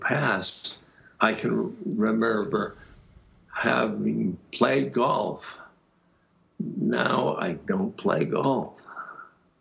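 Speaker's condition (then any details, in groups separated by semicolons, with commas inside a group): Aphasia; aphasia after stroke; speech stops, and things like that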